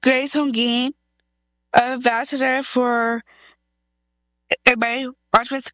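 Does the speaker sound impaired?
Yes: Down syndrome; congenital trisomy 21, karyotype confirmed via dr. Tim Herndon, congenital heart defect, NICU 14 days; first language sign language, over 300 signs by age 2.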